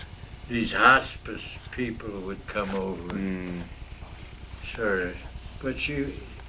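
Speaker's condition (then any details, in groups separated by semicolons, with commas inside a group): Myasthenia gravis; neurological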